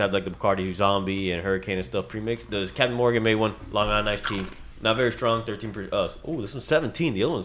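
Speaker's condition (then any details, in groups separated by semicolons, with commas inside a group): No condition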